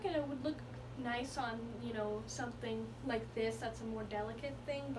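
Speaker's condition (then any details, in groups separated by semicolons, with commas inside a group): No condition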